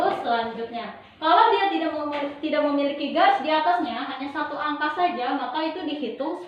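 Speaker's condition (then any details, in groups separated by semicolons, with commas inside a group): No condition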